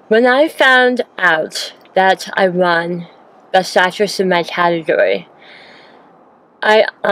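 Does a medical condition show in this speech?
Yes: hemi-glossectomy for oral cancer; hemiglossectomy for oral cancer.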